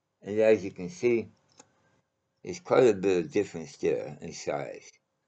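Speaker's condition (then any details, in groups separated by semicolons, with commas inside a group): Mouth cancer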